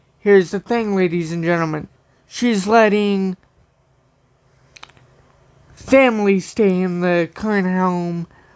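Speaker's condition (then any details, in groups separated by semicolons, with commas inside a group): Cerebral palsy; from birth, walks with walker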